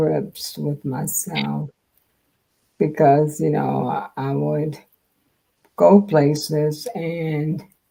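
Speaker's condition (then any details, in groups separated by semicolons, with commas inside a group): Multiple sclerosis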